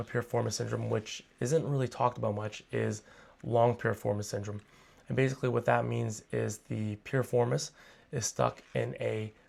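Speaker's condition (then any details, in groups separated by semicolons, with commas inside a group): No condition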